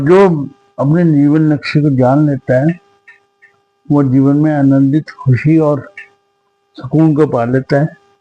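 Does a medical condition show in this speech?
Yes: cerebral palsy.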